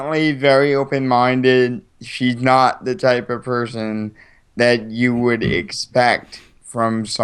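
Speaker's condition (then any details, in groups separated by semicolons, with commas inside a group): Cerebral palsy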